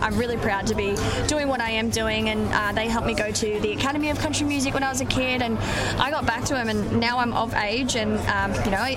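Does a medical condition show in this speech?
Yes: cleft palate; congenital cleft palate, no roof of mouth at birth, multiple surgeries; unable to swallow or sing as a child.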